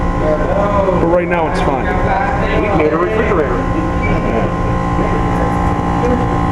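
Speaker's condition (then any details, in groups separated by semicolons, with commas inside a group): No condition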